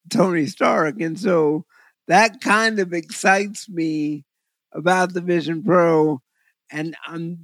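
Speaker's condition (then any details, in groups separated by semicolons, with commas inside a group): Cerebral palsy; eyes weird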